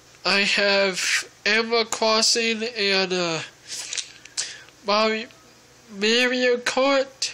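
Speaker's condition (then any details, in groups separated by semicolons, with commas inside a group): Cerebral palsy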